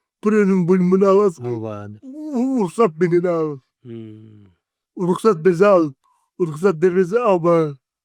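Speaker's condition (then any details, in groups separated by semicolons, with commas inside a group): Cerebral palsy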